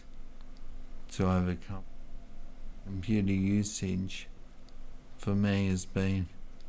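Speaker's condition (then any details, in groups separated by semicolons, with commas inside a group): Multiple sclerosis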